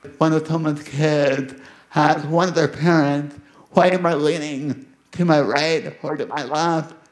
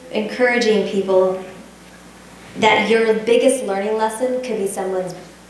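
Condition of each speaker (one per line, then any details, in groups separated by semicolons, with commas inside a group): Cerebral palsy and dystonia; dystonia, scoliosis
No condition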